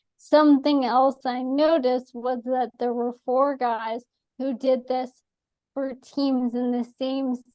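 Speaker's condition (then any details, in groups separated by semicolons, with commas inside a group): ALS; atypical case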